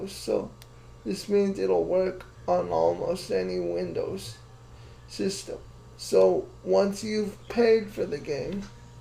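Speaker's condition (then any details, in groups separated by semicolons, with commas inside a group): Cerebral palsy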